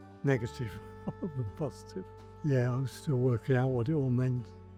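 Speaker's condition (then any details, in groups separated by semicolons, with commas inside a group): Parkinson's; diagnosed seven or eight years ago, dancing for balance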